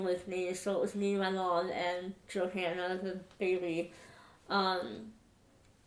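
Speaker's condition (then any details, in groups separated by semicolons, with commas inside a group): Moebius syndrome; small tongue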